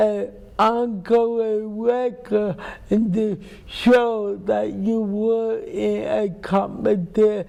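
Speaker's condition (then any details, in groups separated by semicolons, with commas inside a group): Cerebral palsy; speech impairment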